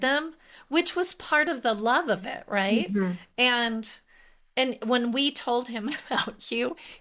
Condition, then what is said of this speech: No condition.